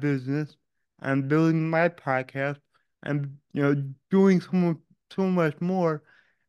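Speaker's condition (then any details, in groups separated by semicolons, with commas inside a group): Cerebral palsy; born without heartbeat or breathing, revived, oxygen loss brain damage, diagnosed age one, physical only; physical challenges, mentally unaffected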